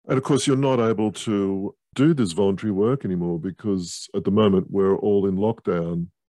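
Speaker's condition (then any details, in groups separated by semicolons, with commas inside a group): No condition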